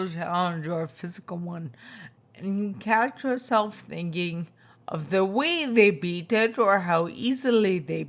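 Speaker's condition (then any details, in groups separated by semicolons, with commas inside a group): Spinocerebellar ataxia type 2, SCA2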